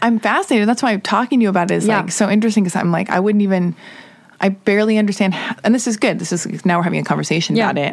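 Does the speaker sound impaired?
No.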